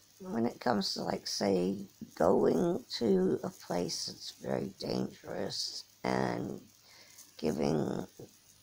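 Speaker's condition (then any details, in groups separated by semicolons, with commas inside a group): Cerebral palsy; from birth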